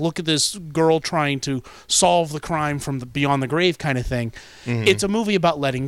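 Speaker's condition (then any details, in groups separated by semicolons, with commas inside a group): No condition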